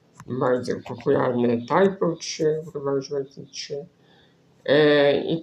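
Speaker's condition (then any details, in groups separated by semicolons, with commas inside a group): Spinal muscular atrophy; uses phone touchscreen connected directly to computer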